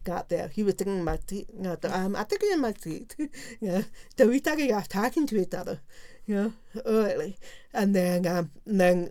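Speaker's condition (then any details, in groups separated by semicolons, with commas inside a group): Profound deafness; no cochlear implant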